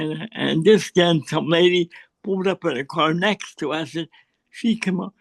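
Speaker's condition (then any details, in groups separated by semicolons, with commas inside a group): Cerebral palsy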